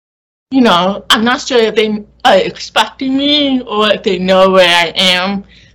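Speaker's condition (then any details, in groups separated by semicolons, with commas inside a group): Deaf or hard of hearing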